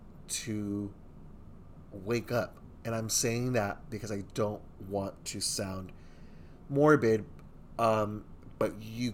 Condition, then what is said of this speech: Stuttering. My stutter is actually very, very, very, very, very, very prominent.